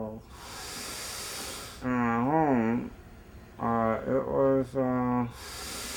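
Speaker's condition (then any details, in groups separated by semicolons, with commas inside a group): Muscular dystrophy; homebound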